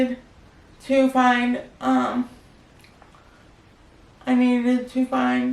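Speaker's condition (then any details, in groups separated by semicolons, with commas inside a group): Cerebral palsy; spastic quadriplegic, wheelchair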